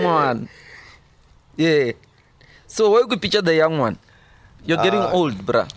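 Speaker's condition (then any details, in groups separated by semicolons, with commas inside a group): No condition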